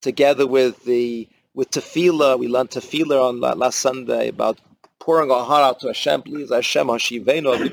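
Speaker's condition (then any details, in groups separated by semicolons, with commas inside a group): No condition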